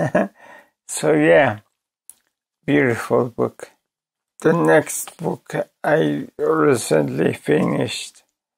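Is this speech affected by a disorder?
Yes: ALS.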